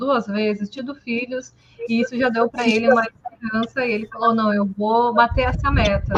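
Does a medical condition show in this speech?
No.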